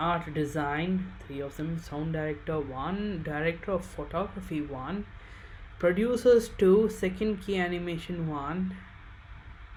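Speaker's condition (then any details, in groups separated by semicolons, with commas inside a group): No condition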